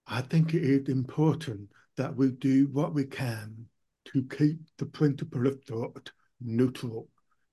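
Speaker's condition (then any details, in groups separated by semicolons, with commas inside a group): Profound deafness, born profoundly deaf, cochlear implant; hearing aids let own speech be heard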